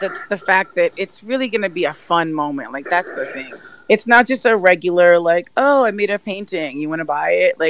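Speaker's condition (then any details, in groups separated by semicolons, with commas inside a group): No condition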